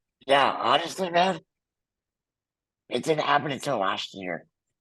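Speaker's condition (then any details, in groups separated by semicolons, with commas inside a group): Muscular dystrophy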